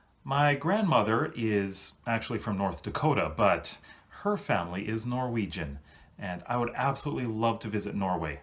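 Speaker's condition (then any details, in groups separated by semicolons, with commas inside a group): No condition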